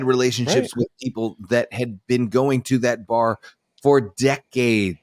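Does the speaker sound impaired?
No.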